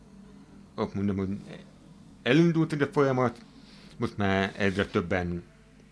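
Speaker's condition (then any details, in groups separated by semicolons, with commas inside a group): Hard of hearing; hearing aid use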